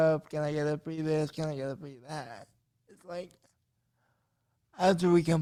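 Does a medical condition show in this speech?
Yes: cerebral palsy.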